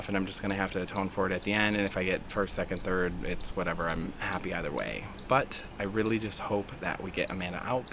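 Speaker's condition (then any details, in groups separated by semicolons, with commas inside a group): No condition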